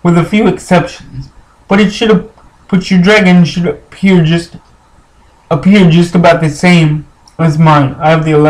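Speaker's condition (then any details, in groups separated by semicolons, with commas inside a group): Cerebral palsy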